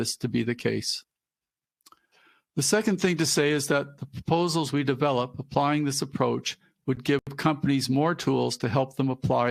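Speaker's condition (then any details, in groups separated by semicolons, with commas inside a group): No condition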